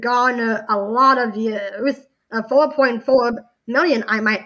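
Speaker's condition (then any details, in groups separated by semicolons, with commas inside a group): Down syndrome; congenital, since birth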